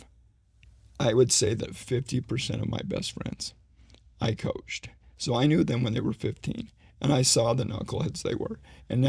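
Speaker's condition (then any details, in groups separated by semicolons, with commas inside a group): ALS; needs voice rest during conversation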